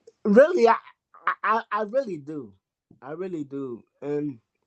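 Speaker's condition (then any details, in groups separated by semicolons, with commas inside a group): Cerebral palsy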